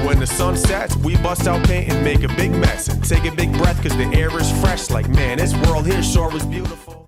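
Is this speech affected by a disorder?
No.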